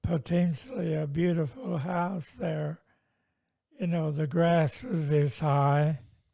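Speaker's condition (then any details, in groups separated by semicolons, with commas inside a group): Multiple sclerosis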